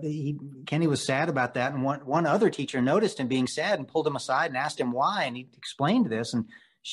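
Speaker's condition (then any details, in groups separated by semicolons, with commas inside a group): No condition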